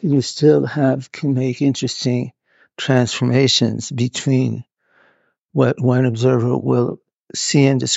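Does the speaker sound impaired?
Yes: Parkinson's; neurological disorder, hidden from others in early stages, now openly shown; audio hard to capture at points, partly due to movement.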